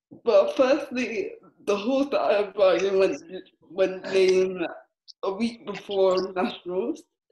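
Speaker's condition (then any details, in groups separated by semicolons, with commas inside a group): Cerebral palsy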